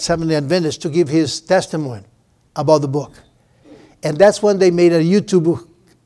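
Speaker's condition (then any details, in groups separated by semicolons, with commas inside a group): No condition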